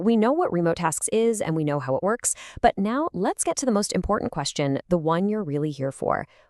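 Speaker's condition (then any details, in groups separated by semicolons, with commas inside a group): No condition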